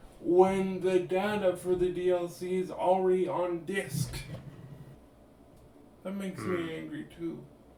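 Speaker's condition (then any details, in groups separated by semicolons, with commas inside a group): Cerebral palsy; limbs affected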